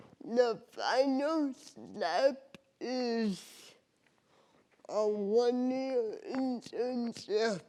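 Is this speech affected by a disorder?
Yes: cerebral palsy.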